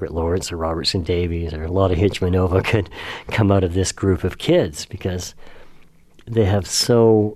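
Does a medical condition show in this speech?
Yes: cleft lip and palate; congenital, most severe case in British Columbia's history, childhood surgeries too many to count; does cartoon voices for part of living.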